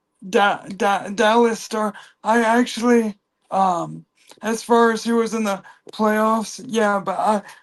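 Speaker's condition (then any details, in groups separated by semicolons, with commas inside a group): Cerebral palsy; from birth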